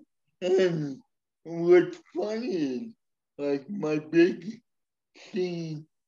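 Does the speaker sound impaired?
Yes: speech impairment; speech not perfect.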